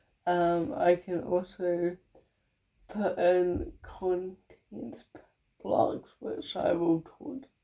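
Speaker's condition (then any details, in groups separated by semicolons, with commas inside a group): Cerebral palsy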